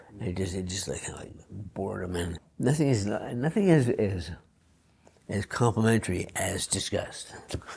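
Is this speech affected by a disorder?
Yes: Parkinson's disease; quiet speech, listeners lean in.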